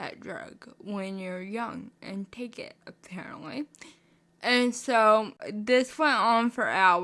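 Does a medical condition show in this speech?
Yes: spastic cerebral palsy, mixed.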